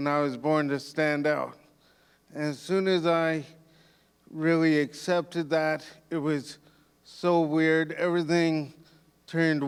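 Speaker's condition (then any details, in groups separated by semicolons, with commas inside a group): Cerebral palsy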